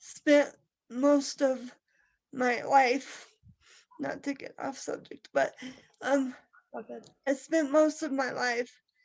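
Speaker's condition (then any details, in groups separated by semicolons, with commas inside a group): Cerebral palsy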